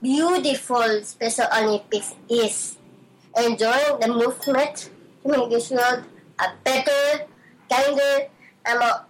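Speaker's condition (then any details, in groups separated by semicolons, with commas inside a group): Down syndrome; regular speech therapy since before Special Olympics, reading practices, speaking and MC invitations to build confidence; some speech difficulties due to the condition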